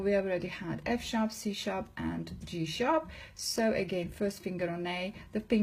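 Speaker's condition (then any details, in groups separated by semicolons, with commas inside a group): No condition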